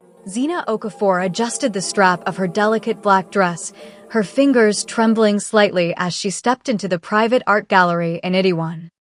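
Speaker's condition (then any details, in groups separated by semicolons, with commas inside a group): No condition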